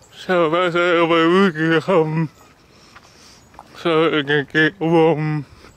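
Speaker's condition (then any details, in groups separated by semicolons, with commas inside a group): Cerebral palsy; body affected; speech disability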